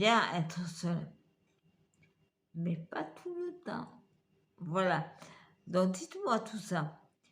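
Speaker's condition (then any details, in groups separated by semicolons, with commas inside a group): Multiple sclerosis; speaking is effortful exercise, speech possibly improving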